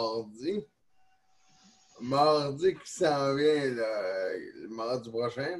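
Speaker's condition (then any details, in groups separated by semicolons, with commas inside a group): Neonatal cerebral palsy; neonatal onset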